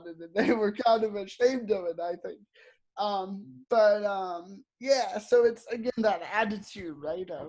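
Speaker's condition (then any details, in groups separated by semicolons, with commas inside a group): Cerebral palsy; audibly affected speech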